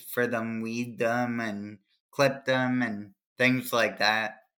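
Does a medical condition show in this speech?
Yes: cerebral palsy; plant work at MacArthur's nursery as therapy for hand movements and writing.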